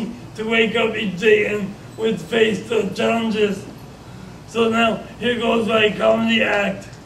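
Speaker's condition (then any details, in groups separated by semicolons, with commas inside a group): Traumatic brain injury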